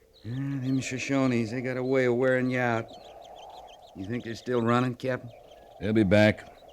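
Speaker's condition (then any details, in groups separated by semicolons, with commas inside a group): No condition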